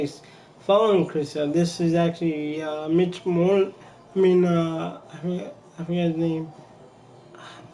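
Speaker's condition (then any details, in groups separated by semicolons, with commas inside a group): Cerebral palsy; from birth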